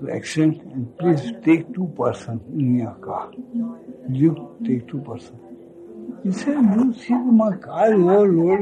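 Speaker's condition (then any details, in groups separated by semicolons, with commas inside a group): Speech loss after head injury; listeners say understandable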